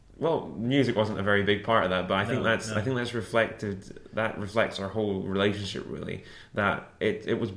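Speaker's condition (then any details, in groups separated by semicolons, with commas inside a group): No condition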